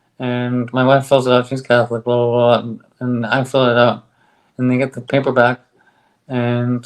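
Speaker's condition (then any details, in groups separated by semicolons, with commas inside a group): ALS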